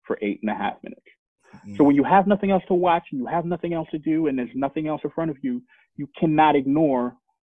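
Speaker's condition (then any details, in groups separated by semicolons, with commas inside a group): No condition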